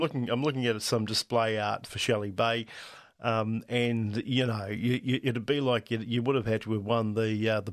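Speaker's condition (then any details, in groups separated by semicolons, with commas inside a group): No condition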